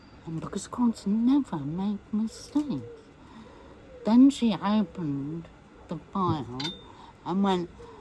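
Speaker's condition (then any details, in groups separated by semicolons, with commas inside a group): MND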